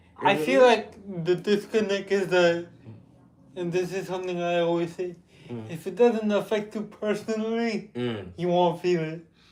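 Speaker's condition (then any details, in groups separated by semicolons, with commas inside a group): Cerebral palsy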